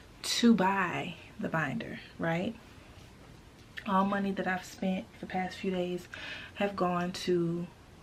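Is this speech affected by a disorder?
No.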